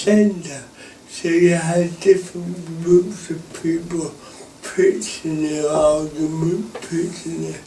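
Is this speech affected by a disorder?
Yes: cerebral palsy.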